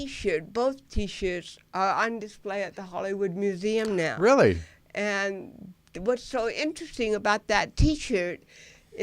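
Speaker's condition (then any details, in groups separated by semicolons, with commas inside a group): Cerebral palsy; lifelong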